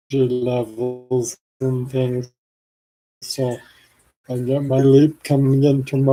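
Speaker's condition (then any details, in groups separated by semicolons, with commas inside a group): ALS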